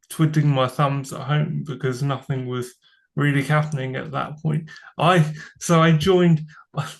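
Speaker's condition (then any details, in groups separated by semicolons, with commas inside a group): Cerebral palsy; from birth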